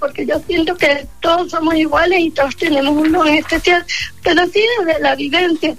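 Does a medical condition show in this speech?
Yes: cerebral palsy; from birth, motor only, affects balance and mobility, cognition unaffected; fluent speech affected since early childhood.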